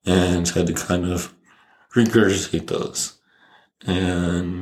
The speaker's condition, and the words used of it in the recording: ALS (motor neuron disease). It's a pretty big issue for your speech, we've learned.